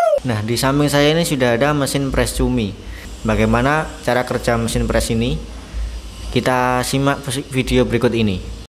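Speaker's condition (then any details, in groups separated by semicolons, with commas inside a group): No condition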